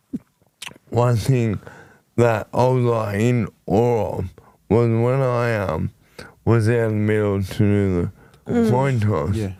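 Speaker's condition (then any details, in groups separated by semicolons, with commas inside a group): Motor neurone disease; voice became very nasal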